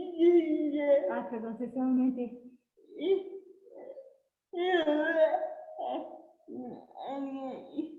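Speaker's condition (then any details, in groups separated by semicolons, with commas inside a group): Cerebral palsy; since birth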